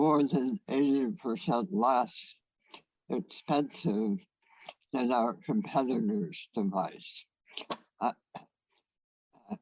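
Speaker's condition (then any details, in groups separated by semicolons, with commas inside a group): Head and neck cancer; survivor, diagnosed many years ago, dysphagia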